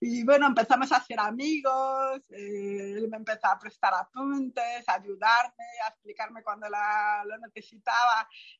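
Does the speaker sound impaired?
Yes: profound bilateral hearing loss, post-meningitis profound bilateral sensorineural hearing loss; profound bilateral hearing loss from meningitis at four, cochlear implant at 30, earlier limited hearing aid; flat audiogram, hears nothing without implant, other ear unusable, second implant planned at Sierga, masks hinder; speech surprises people given deafness, childhood speech therapy abroad, relies on lip reading and facial gestures.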